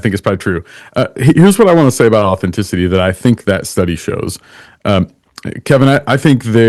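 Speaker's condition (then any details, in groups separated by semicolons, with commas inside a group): No condition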